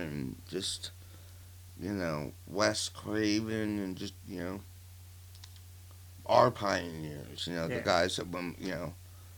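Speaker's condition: Partial glossectomy for tongue cancer, partial, 40% of right tongue; tracheotomy

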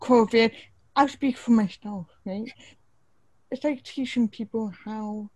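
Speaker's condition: Deaf / hard of hearing, congenital

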